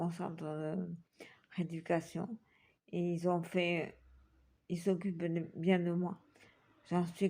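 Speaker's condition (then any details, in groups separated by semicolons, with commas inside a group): Multiple sclerosis; back pain cuts off breathing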